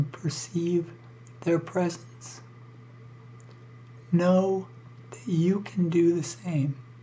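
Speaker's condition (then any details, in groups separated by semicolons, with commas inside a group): ALS; breathing increasingly difficult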